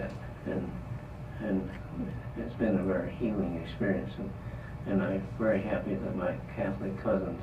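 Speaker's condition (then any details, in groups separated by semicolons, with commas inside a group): Parkinson's disease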